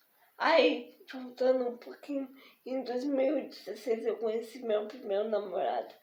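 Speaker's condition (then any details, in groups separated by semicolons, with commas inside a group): Spastic diplegic cerebral palsy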